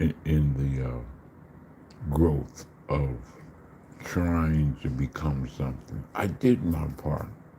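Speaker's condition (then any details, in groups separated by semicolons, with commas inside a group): Slurred speech; still slurs words occasionally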